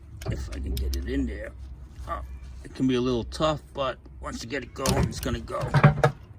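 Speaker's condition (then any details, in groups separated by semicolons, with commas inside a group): No condition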